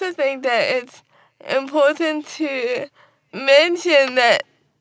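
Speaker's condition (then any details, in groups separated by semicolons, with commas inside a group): Cerebral palsy; visible impairment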